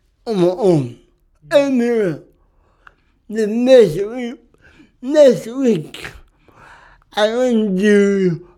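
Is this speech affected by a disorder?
Yes: cerebral palsy; used to walk, wheelchair user after leg broke, learning difficulty; speech can be hard sometimes.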